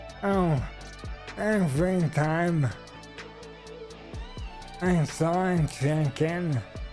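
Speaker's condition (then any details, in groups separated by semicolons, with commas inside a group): ALS; stem cell treatment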